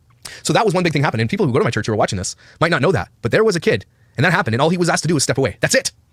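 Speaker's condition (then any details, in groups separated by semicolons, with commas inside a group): No condition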